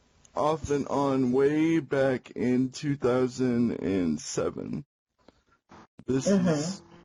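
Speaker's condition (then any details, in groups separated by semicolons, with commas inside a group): Cerebral palsy; can speak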